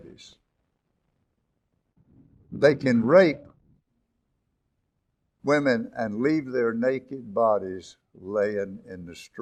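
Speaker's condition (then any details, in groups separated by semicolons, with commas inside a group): No condition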